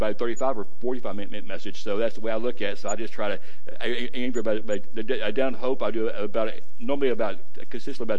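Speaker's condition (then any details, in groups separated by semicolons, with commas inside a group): Stuttering; struggled with it for a while, adults at gadsdale said stutter barred preaching; stuttering can lengthen a 25-minute message to 35 or 45 minutes; repeated sounds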